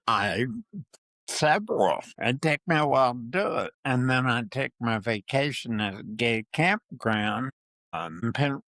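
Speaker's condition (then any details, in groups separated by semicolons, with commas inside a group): Parkinson's disease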